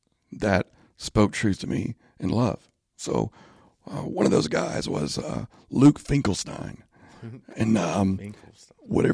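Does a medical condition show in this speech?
Yes: spasmodic dysphonia; in speech therapy with doctors, band crowns off for medical year.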